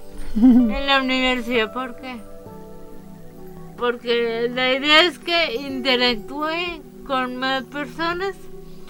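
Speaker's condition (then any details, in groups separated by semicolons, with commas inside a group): Cerebral palsy; cerebral palsy from birth complications, special programs in Leticia alternating with school in childhood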